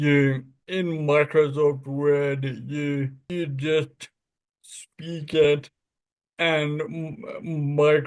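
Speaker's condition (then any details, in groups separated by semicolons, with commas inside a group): Friedreich's ataxia; spasticity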